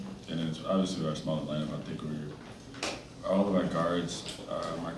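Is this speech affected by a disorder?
No.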